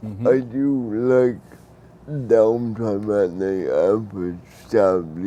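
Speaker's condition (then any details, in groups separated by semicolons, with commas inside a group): Cerebral palsy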